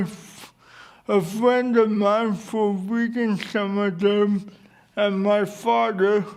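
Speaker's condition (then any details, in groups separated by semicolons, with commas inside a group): Cerebral palsy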